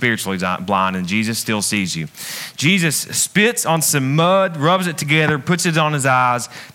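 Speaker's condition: No condition

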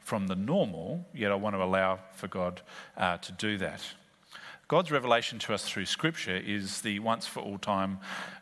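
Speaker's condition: No condition

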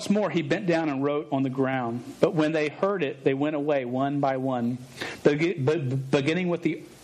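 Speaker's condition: Stutter; probably present in childhood; sometimes unable to say own name in public; repeated sounds, blocks

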